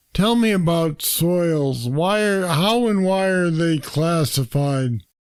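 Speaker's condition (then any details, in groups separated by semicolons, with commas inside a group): Parkinson's disease; deep brain stimulators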